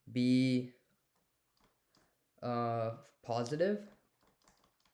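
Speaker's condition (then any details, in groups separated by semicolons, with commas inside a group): No condition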